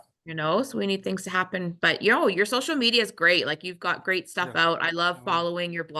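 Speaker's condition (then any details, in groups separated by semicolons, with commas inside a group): No condition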